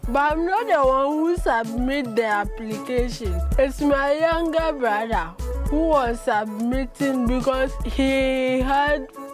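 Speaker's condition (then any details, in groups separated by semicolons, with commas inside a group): Cerebral palsy; from birth; present for 24 years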